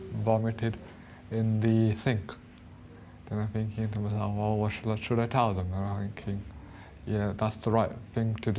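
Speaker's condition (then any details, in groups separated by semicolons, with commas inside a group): Cerebral palsy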